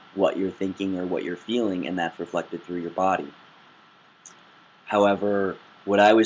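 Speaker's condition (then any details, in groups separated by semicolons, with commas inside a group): No condition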